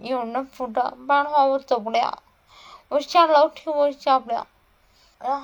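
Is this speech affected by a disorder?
Yes: cerebellar atrophy, hereditary; familial, mother, uncle and aunt died of it, untreatable, slurred speech first, then weak hands, no medication, about ten years given; muffled articulation, tongue not nimble, listeners struggle to understand.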